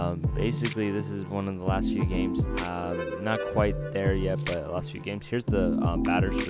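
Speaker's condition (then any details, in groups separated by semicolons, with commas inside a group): No condition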